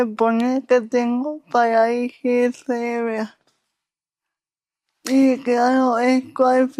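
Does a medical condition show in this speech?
Yes: cerebral palsy.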